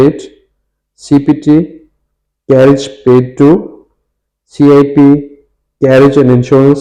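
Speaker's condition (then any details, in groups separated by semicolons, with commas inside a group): No condition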